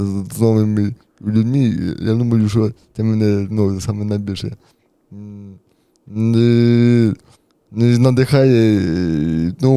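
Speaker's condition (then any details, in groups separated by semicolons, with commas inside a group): Cerebral palsy; affects movement and walking, muscle surgery; walks 10-15 km daily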